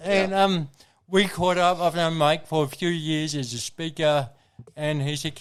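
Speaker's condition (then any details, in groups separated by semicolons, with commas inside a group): Cerebral palsy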